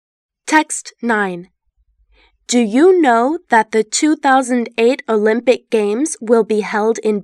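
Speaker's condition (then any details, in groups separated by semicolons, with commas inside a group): No condition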